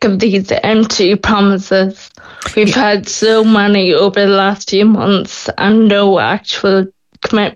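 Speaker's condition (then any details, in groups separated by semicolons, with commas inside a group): Friedreich's ataxia; progressive, wheelchair user, in 20s, sky claras drug by Biogen wanted, not yet funded; deteriorating month to month, losing mobility, cannot transfer without two-person hands-on support; losing speech, losing swallow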